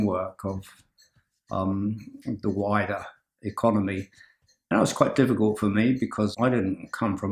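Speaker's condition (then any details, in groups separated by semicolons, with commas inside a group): No condition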